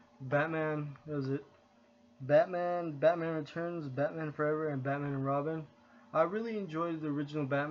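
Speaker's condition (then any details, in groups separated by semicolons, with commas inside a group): No condition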